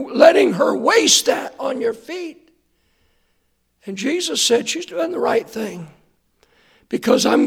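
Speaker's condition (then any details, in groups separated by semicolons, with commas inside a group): Hoarseness after vocal cord surgery; hard to hear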